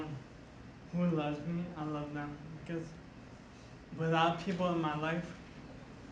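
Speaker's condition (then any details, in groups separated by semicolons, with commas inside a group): Traumatic brain injury; walking now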